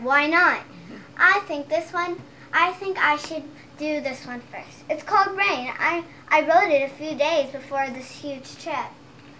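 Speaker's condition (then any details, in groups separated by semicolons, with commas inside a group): No condition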